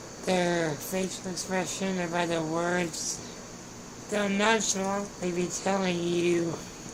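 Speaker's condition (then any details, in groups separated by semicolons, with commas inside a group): Spinal muscular atrophy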